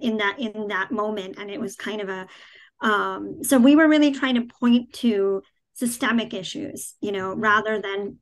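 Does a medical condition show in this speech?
Yes: cleft palate; congenital cleft palate without cleft lip, not visible, health struggles continuing into adulthood; childhood articulation problems, hard to understand, years with speech pathologist, speaking Hindi discouraged by early doctors, therapists.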